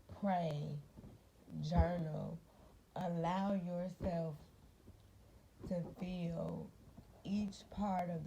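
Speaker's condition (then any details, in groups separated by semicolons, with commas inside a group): Cerebral palsy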